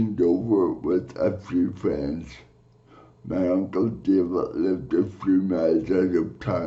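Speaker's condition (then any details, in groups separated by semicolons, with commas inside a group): Cerebral palsy; from birth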